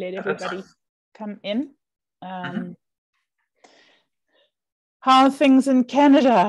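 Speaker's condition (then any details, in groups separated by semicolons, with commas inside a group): No condition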